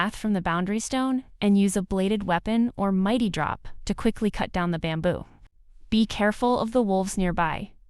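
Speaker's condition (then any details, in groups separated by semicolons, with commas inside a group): No condition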